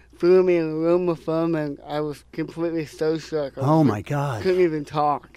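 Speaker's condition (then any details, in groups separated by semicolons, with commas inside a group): Cerebral palsy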